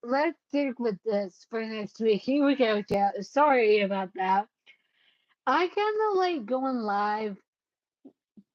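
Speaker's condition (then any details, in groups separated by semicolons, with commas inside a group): Cerebellar ataxia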